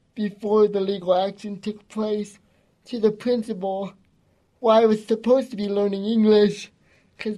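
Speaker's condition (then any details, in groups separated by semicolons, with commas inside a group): Cerebral palsy; mostly physical disability, wheelchair user, fatigues quickly, age 17; gentle, calm, strong voice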